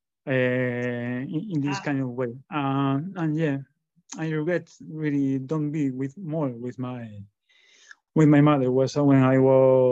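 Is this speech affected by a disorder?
Yes: stuttering; stutter in public speaking, attributed to lifelong shyness and introversion; stutters a lot when talking in public; here repeated sounds, prolonged sounds.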